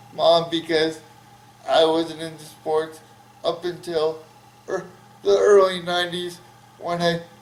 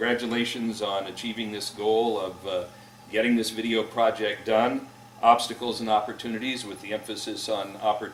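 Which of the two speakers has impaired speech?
The first: cerebral palsy; from birth, uses wheelchair, tight hands; age 32, uses voice activated software.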